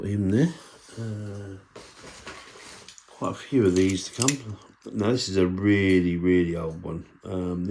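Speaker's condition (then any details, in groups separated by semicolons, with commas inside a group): No condition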